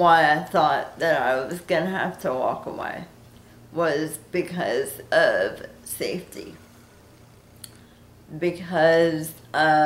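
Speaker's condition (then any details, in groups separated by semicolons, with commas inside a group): Cerebral palsy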